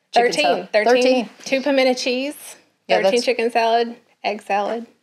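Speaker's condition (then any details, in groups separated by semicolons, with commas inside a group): No condition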